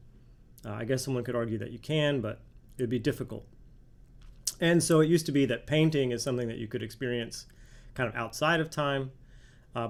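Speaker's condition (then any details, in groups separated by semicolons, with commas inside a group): No condition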